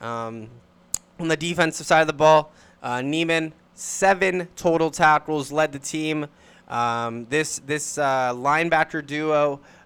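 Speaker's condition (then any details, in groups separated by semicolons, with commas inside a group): No condition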